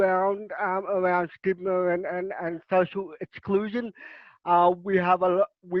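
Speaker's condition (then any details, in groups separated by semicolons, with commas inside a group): Cerebral palsy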